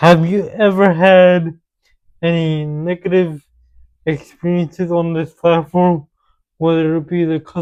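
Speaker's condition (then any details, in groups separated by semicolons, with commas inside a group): Cerebral palsy; with developmental delay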